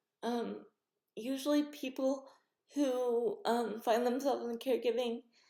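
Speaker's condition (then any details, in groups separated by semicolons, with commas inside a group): Cerebral palsy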